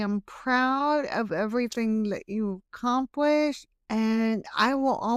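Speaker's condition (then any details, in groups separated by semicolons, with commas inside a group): Hemiplegic cerebral palsy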